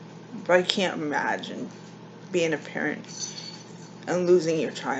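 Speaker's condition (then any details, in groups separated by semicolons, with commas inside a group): Mild cerebral palsy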